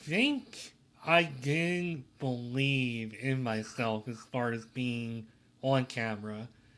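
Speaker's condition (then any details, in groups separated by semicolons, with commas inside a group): Cleft lip and palate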